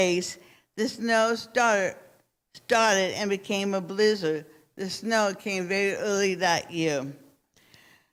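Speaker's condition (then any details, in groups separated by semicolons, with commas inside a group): Cerebral palsy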